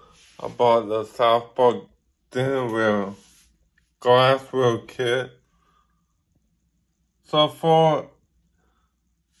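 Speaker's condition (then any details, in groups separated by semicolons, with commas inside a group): Ataxic cerebral palsy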